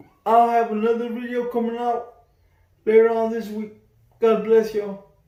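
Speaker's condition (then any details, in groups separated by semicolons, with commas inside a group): Cerebral palsy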